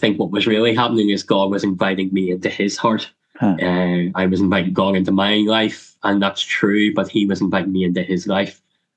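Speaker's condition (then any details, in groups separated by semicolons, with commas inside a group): Cleft lip and palate; congenital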